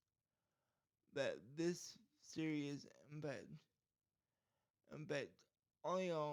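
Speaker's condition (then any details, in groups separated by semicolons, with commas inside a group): Cerebral palsy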